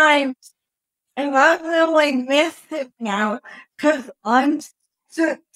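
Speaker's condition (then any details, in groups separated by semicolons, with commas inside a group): Cerebral palsy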